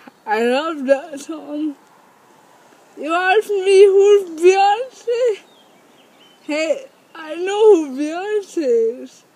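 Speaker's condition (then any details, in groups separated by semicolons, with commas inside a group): Cerebral palsy; birth oxygen deprivation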